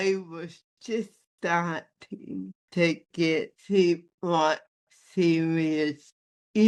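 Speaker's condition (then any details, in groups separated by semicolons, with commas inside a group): Athetoid spastic cerebral palsy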